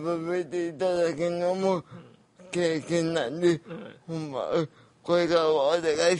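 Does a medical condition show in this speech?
Yes: cerebral palsy; congenital physical disability, wheelchair user, home nursing visits twice weekly.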